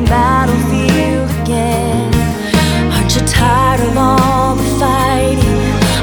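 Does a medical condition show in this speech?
No.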